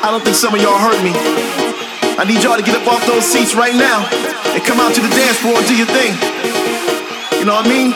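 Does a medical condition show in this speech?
No.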